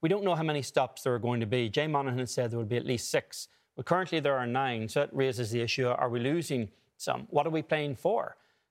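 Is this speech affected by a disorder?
No.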